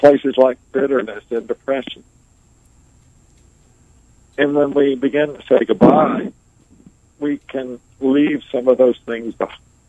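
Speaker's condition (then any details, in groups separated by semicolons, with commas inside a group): ALS; motor neuron loss, sensation intact with pain, wheelchair user, about 17 to nearly 20 years since onset; progressive paralysis toward total paralysis, pain from clothing seams and pressure; barely able to speak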